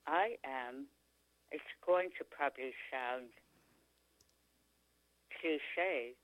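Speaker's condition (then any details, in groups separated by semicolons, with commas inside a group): Tongue cancer; feeding tube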